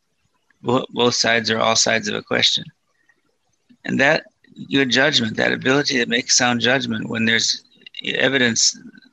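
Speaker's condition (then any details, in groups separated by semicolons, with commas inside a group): Parkinson's disease, mild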